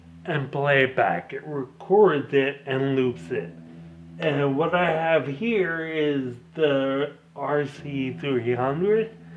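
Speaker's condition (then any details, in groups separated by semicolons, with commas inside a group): Ataxia; affects coordination and balance; diagnosed few years ago, slowly progressing, coordination worsening; slight slurring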